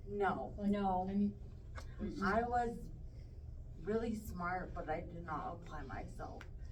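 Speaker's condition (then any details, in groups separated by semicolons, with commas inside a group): Traumatic brain injury; severe, tracheostomy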